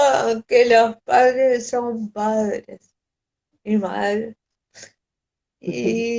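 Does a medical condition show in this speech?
Yes: cerebral palsy; respiratory arrest at birth.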